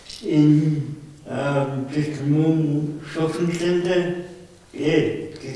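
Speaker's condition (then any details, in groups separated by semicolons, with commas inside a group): Cerebral palsy; present since birth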